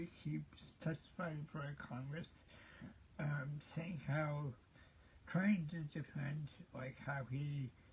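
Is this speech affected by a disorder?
Yes: cerebral palsy; present since birth.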